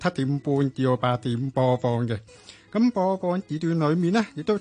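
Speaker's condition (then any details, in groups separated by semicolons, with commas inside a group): Hearing impairment; follows conversation by reading lips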